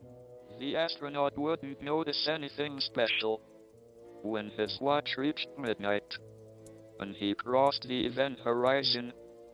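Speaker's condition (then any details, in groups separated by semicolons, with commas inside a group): ALS, speech-generating device; no cure or therapy offered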